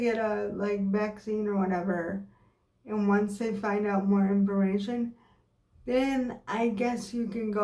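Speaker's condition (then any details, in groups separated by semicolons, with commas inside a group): Cerebral palsy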